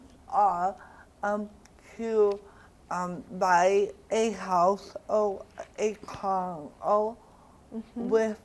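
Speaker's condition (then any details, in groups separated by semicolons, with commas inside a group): Cerebral palsy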